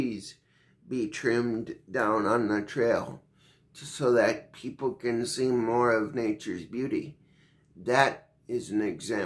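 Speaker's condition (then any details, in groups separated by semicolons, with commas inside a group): Cerebral palsy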